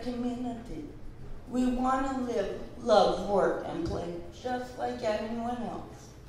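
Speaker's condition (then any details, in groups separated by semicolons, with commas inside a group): Cerebral palsy; present since childhood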